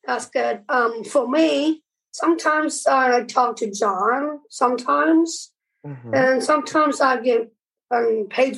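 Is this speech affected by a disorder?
Yes: Down syndrome; from birth; young adult; speech praised as impressive by co-star Sean McElwee.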